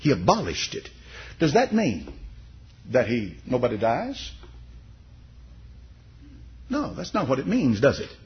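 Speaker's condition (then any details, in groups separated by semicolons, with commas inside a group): No condition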